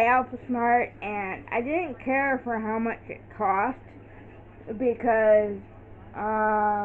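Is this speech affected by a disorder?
Yes: cerebral palsy.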